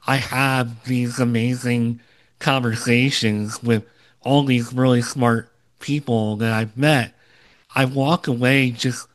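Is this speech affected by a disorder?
Yes: cleft lip and palate, Opitz G/BBB syndrome; congenital cleft lip and palate.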